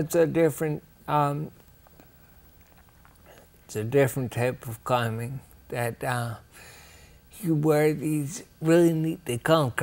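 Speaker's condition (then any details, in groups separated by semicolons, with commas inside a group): Ataxia; rare, progressive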